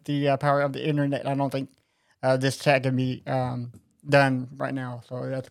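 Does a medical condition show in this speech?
Yes: cerebral palsy; very low baritone voice, found via SingStar phone app.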